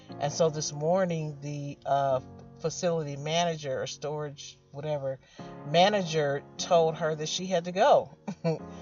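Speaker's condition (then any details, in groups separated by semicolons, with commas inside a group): No condition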